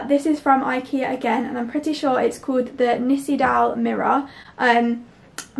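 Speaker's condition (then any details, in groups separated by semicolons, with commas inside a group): No condition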